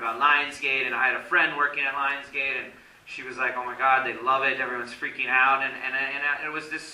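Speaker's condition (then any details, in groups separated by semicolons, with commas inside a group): No condition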